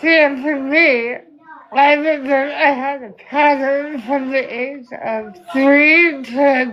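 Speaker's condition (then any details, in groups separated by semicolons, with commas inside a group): Spinal muscular atrophy type 2; type 2, genetic neuromuscular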